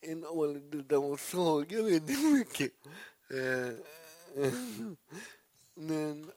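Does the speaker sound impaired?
Yes: cerebral palsy; poor balance, legs move involuntarily, struggled with self-care as a child; great difficulty saying some words such as stockholm, much improved through practice.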